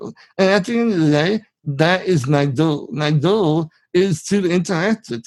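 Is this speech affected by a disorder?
Yes: spinal muscular atrophy; genetic, from birth; needs physical assistance.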